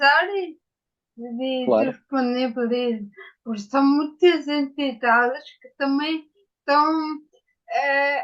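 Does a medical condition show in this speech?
Yes: ataxia after brain injury.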